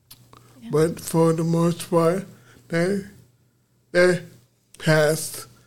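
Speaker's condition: Aphasia; aphasia after four strokes, first the worst, arms and slurred speech, later vision and balance; speech strengthened through recovery, now speaking on podcast

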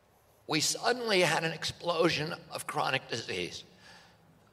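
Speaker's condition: Spasmodic dystonia; not sick or upset

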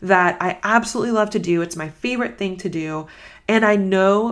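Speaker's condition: No condition

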